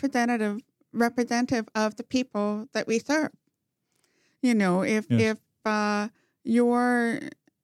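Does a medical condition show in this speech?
Yes: profound hearing loss, congenital, bilateral; congenital profound hearing loss both ears.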